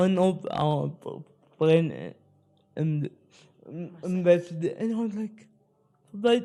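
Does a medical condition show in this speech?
Yes: spastic cerebral palsy.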